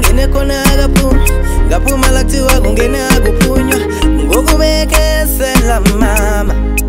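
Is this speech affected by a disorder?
No.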